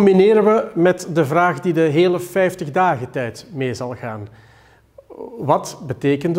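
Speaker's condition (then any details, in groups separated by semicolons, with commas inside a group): No condition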